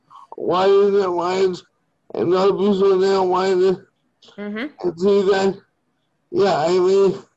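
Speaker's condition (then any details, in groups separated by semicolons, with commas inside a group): Cerebral palsy; limbs affected, wheelchair user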